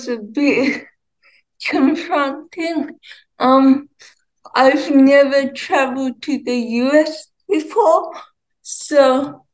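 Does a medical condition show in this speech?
Yes: cerebral palsy, ataxia; walks short distances, mostly uses wheelchair, muscles tense more when told to relax.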